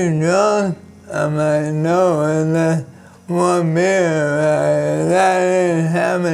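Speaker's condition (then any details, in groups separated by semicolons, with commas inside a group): Bulbar ALS; bulbar onset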